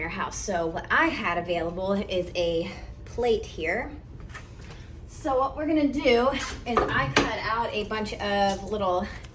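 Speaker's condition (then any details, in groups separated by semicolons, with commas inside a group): No condition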